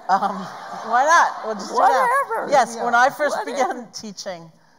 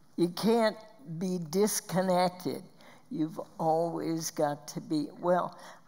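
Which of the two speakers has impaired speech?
The second: spasmodic dysphonia; Botox injections, about 26 years since onset; voice loss, breaks mid-sentence like tiny cough.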